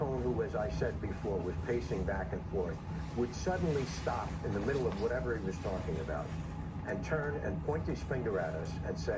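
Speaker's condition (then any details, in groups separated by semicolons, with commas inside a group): No condition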